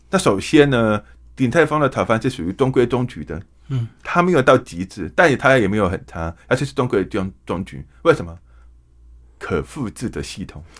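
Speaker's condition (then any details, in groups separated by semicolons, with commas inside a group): Hearing impairment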